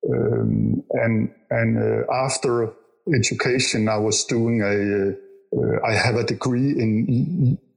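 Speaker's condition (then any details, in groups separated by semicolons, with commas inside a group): Stuttering; developmental stutter since learning to talk, in youth some years almost unable to speak; still stutters, sometimes hard, last half year working with American Institute of Stuttering; stuttering unpredictable; repeated words, prolonged sounds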